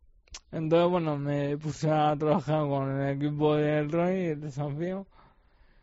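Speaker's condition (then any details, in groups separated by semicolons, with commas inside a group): ALS; degenerative muscle disease, first sign was shoulder pain while practicing judo at his club; facial and mouth muscles affected; speaking somewhat difficult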